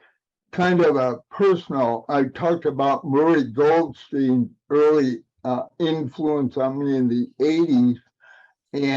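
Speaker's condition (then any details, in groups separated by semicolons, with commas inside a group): Cerebral palsy; aging adult, past 40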